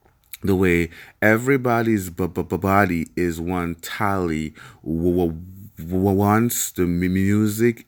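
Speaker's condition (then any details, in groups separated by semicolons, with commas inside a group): Stuttering; stuttering since childhood, onset in Jamaican countryside; stuttered joke once misheard by listener as something ugly; repeated sounds, prolonged sounds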